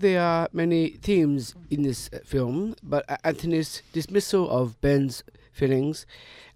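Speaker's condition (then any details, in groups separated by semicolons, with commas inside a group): Down syndrome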